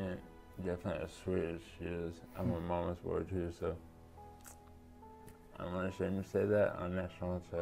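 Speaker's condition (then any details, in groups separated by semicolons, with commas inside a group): Traumatic brain injury; about 8 years since injury; could not talk for a period after injury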